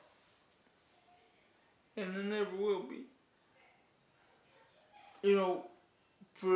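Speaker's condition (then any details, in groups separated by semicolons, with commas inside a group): Cerebral palsy; declined offered surgery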